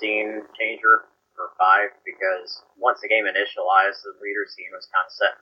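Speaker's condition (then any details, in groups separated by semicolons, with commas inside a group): No condition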